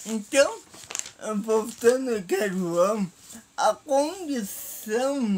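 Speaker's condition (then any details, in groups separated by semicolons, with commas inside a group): Paralysis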